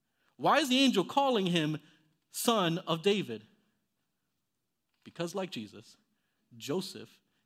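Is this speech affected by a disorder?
No.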